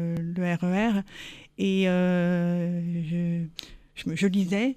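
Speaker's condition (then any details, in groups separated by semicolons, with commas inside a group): Born deaf, congenital; learned to speak through years of speech therapy, learned p/b distinctions, speaks like hearing person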